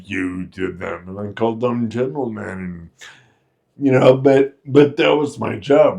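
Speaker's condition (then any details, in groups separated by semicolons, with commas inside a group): Friedreich's ataxia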